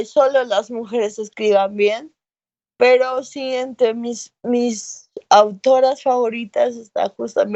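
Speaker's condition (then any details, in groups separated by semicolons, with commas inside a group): Cerebral palsy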